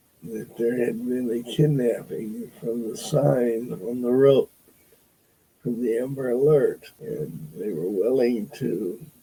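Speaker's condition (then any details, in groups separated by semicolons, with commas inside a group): Parkinson's disease; loses train of thought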